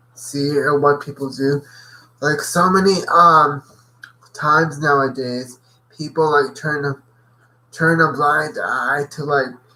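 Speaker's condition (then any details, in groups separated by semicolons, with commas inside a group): Cerebral palsy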